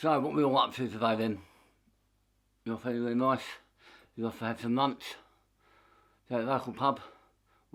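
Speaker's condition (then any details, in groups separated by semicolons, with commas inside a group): Tongue cancer; half tongue removed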